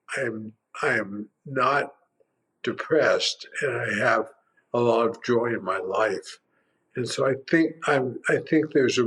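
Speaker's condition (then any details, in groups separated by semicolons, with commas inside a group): Primary lateral sclerosis; tongue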